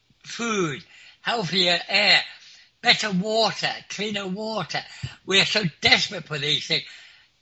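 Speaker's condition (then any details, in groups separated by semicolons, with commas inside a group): Clinically deaf; clinically deaf since school age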